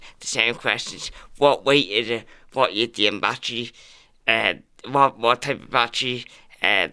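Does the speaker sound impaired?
Yes: cerebral palsy; congenital, diagnosed age 2 by Colm Costigan, delayed milestones from 7 months, lifelong powered wheelchair use; able to move quite well.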